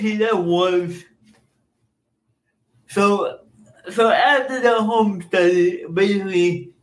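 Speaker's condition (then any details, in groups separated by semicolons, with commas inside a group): Cerebral palsy; cerebral palsy from birth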